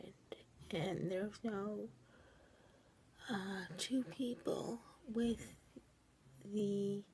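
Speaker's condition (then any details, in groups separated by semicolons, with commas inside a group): Cerebral palsy, triplegia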